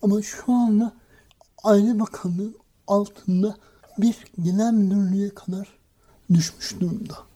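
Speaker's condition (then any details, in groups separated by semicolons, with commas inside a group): Cerebral palsy; no speech until age 6, school speech difficulty, reading not fluent, practised reading aloud before mirror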